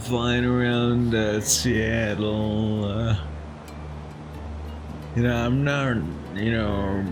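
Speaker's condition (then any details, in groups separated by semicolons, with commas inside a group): Friedreich's ataxia; swallowing and speaking affected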